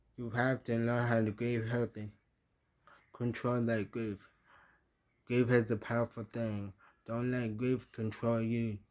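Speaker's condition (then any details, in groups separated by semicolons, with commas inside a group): Traumatic brain injury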